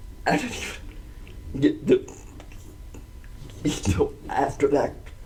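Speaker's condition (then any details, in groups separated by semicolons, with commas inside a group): Cerebral palsy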